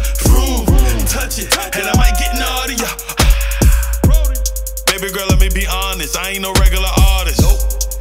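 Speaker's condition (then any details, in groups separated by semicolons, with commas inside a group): No condition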